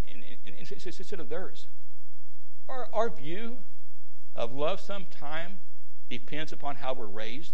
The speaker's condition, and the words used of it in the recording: Stuttering. So if it gets scratchy, I'll figure the Halls all out and good to go.